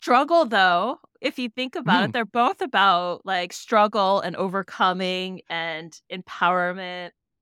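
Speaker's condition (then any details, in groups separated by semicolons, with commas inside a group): No condition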